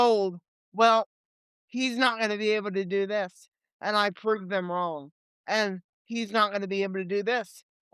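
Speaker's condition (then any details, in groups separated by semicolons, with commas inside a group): Cerebral palsy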